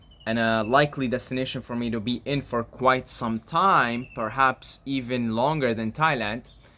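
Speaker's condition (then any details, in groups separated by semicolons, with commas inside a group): No condition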